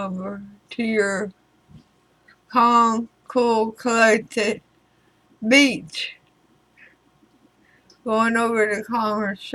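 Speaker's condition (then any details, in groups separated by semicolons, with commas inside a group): Throat cancer radiation damage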